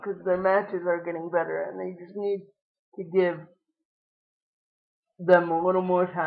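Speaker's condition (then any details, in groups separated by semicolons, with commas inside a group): Cerebral palsy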